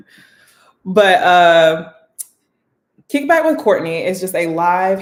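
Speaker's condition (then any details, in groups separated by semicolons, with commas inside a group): No condition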